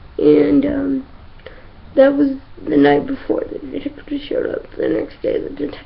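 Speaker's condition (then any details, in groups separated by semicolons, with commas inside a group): Cerebral palsy; from infancy, difficulty moving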